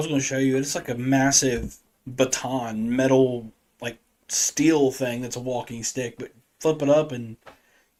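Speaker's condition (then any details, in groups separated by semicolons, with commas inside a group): No condition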